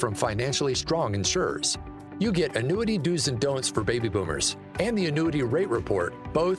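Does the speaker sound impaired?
No.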